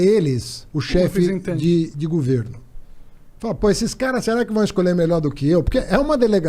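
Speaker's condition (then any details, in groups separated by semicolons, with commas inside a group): No condition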